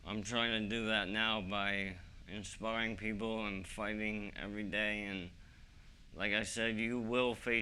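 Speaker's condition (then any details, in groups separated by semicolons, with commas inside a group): ALS; young-adult onset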